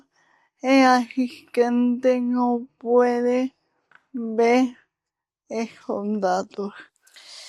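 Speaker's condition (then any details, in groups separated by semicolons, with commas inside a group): Cerebral palsy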